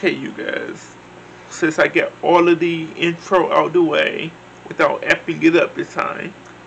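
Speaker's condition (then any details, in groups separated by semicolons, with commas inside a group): Cerebral palsy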